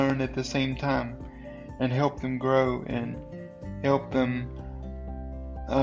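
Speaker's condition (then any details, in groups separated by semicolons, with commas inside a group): Cerebral palsy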